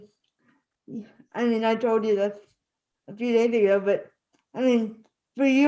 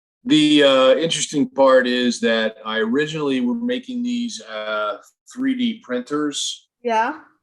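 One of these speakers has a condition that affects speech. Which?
The first: spastic cerebral palsy.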